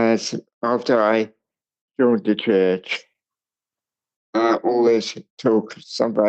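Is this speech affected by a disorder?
Yes: cerebral palsy; attended school for speech impairments.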